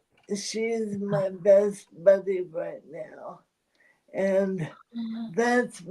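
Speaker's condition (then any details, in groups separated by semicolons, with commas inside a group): ALS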